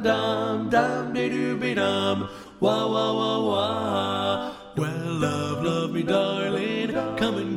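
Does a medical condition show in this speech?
No.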